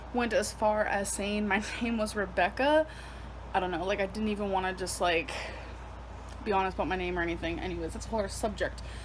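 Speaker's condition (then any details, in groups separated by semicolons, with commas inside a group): No condition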